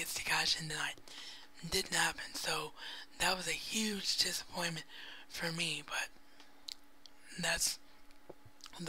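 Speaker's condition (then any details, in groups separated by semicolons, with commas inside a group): Cerebral palsy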